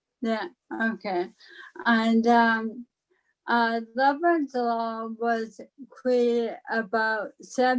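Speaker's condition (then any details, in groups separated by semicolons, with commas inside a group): ALS; slight speech impairment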